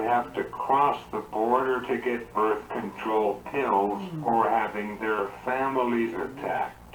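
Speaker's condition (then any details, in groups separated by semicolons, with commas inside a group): Cerebral palsy; uses wheelchair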